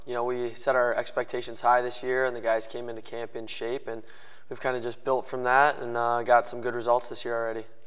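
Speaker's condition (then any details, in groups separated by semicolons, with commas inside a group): No condition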